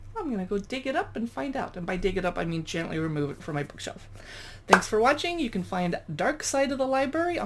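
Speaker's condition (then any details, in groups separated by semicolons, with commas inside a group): No condition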